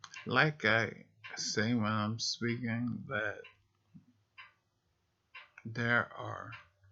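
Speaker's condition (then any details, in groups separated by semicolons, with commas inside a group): Multiple sclerosis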